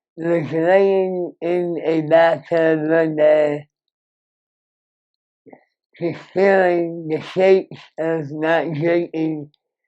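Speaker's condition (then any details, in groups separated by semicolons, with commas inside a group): Moebius syndrome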